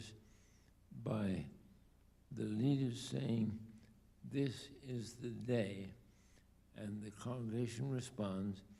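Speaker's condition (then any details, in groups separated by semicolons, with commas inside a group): ALS; diagnosed about two years ago, late onset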